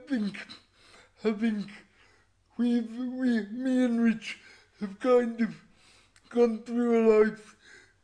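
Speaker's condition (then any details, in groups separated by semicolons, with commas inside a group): Cerebral palsy; voice described as unusual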